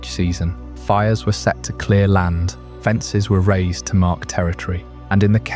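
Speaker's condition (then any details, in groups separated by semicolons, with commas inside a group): No condition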